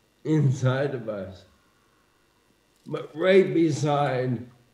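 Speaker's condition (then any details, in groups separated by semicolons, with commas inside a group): ALS; bulbar onset; diagnosed four months ago; losing speech, a little difficult to understand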